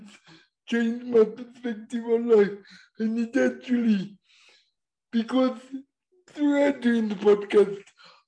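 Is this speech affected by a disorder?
Yes: cerebral palsy; present from birth, uses wheelchair for getting around; voice described as unusual.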